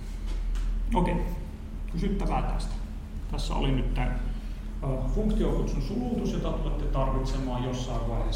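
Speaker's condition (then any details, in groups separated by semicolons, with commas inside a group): No condition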